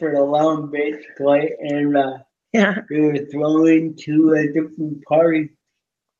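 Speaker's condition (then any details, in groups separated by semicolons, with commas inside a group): Cerebral palsy; big speech impediment, called his accent, understandable after familiarity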